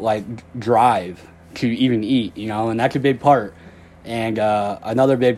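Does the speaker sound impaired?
Yes: cleft lip and palate; one more surgery left, doing well.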